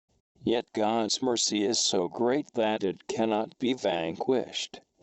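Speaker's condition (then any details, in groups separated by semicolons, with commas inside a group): No condition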